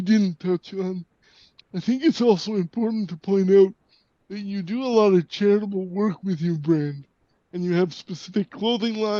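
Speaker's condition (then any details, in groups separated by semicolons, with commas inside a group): Cerebral palsy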